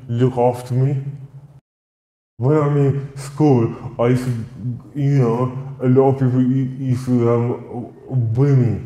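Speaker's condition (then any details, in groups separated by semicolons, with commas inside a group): Cerebral palsy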